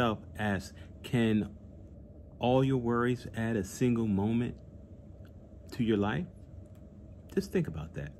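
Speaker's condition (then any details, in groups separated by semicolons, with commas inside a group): No condition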